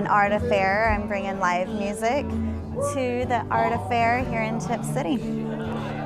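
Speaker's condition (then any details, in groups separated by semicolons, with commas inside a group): No condition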